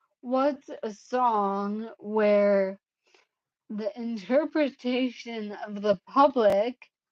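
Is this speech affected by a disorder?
Yes: cerebellar ataxia.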